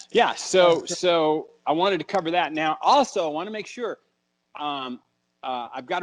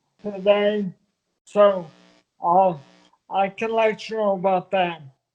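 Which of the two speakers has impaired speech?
The second: multiple sclerosis; affects hands and balance; diagnosed about 9 years ago, walking trouble, hands close up; voice stronger after treatment, breathing laboured.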